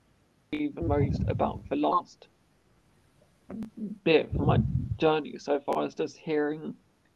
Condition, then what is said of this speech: Stuttering. One of the things with my stammer is that because I'm, it's quite good now, but I still have bad days and stammer days.